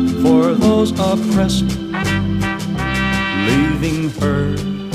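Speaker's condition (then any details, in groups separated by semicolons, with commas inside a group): No condition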